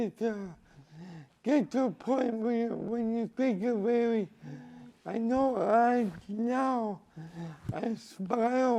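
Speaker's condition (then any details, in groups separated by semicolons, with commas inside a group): Cerebral palsy; from birth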